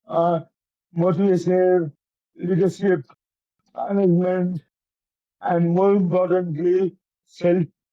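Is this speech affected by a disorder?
Yes: cerebral palsy; affects coordination.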